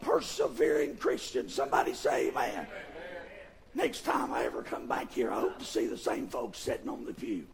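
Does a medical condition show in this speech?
Yes: vocal fold paralysis, bilateral; speaks with false vocal folds; voice partly regained since loss about 9 years ago, false-fold voicing on camera exam, Baptist Hospital.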